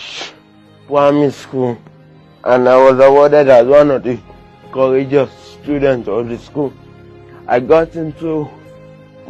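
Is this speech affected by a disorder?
Yes: cerebral palsy; limited movement and coordination, since childhood.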